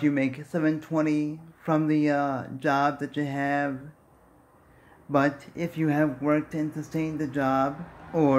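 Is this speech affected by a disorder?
Yes: cerebral palsy; speaks fast.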